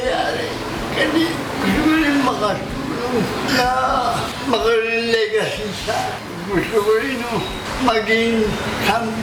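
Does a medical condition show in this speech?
Yes: cerebral palsy.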